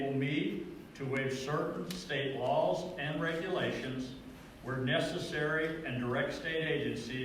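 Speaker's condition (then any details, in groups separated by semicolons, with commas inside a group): No condition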